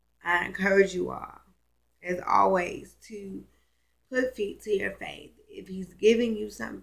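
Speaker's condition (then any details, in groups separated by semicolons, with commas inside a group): Cerebral palsy, spastic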